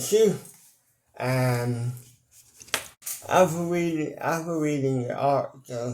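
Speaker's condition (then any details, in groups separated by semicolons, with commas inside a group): Cerebral palsy; mild, ataxic type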